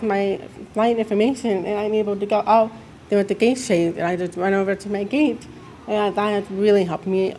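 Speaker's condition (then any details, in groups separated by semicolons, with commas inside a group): Deafness; hearing loss; mix of speech and sign growing up, signs with family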